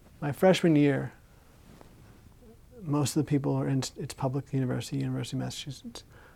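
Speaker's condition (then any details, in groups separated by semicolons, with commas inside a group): Parkinson's disease; speech therapy judged unnecessary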